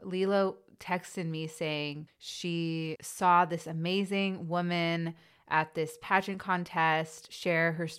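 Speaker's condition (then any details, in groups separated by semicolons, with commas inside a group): No condition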